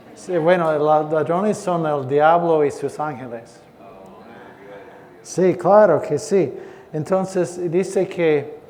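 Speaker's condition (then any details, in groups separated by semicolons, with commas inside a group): No condition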